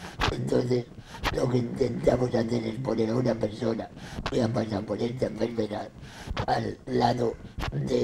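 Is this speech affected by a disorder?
Yes: laryngectomy; talking and eating after laryngectomy.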